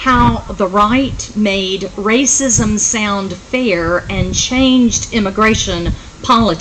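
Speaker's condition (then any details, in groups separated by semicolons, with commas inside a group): No condition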